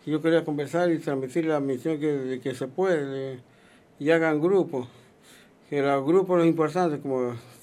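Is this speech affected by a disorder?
Yes: Parkinson's disease; onset 15 years ago, treated 5 years, earlier whole-body tremor, could not walk or eat, walker; no tremor now, Levocar one daily, treated by Dr. Michile of Buenos Aires, long-distance cycling.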